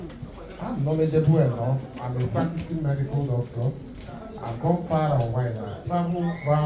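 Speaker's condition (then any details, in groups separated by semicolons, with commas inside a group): No condition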